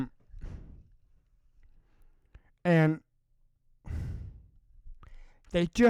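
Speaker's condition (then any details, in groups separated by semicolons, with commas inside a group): Cerebral palsy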